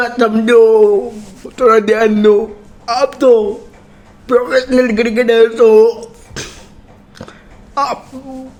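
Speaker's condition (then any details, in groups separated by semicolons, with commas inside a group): Cerebral palsy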